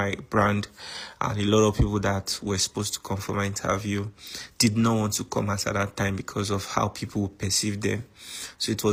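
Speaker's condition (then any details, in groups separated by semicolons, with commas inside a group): No condition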